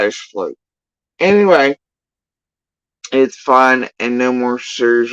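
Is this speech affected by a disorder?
Yes: facial paralysis after surgery; tongue.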